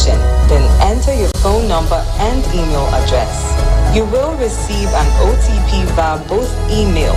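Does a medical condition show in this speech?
No.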